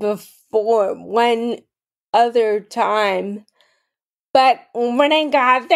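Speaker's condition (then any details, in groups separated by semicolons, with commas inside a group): Friedreich's ataxia, mild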